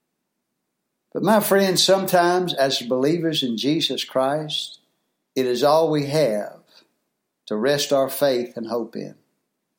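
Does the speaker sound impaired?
No.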